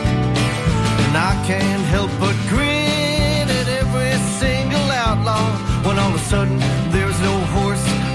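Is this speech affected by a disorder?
No.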